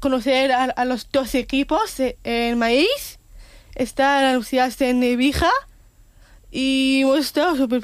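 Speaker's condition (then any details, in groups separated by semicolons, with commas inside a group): Down syndrome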